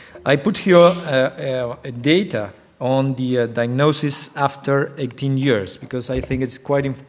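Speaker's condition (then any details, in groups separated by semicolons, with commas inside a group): No condition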